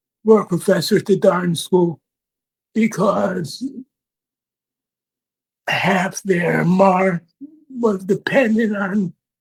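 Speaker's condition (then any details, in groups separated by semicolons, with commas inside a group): Parkinson's disease; deep brain stimulation electrodes implanted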